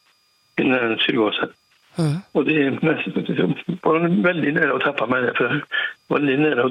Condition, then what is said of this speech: Parkinson's disease. Nej, det får jag fram i rösten riktigt.